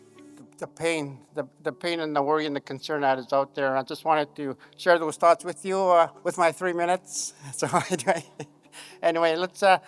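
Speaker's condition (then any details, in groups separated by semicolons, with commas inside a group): No condition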